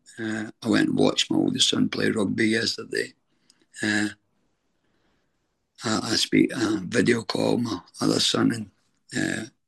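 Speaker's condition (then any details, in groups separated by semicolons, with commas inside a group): Throat cancer treatment effects, stage 4 throat cancer; radiotherapy and tracheostomy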